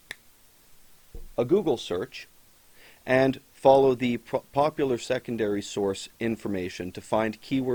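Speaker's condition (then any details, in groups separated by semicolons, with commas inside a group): No condition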